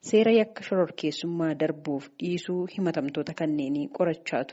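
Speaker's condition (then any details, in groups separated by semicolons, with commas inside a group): No condition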